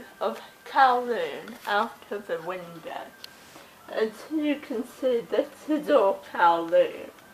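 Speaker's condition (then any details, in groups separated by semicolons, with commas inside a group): Cerebral palsy; oxygen starvation at birth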